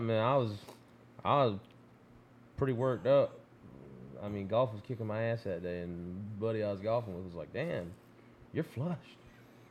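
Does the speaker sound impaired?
No.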